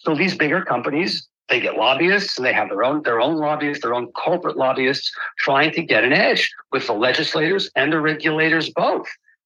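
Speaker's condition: No condition

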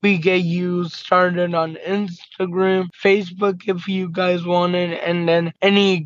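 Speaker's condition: Cerebral palsy; very mild physical disability, slight tremors during the day

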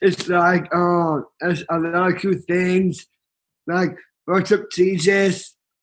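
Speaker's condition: Down syndrome

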